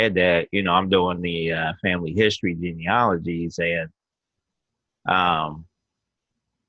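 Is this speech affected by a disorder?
No.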